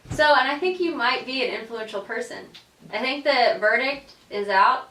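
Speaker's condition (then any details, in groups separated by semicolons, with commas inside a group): No condition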